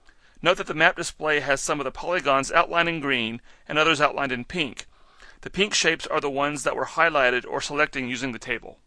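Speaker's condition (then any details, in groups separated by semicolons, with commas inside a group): No condition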